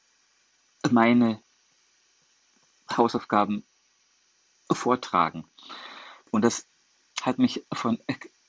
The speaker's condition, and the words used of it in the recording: Stuttering. Er arbeitet in einem sprechintensiven Beruf, hält Vorlesungen, gibt Seminare und er stottert.